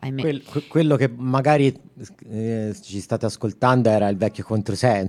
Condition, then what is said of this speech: None; typical speech.